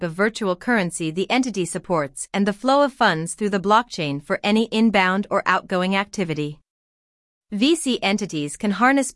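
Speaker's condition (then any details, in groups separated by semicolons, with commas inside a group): No condition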